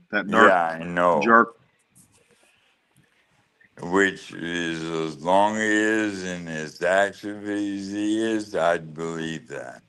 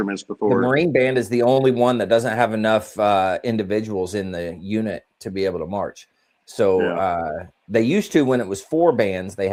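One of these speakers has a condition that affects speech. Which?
The first: ALS; right side and left hand weakness, cane, leg brace; five to six years since diagnosis, progressing, weaker, on medication; losing ability to talk and swallow.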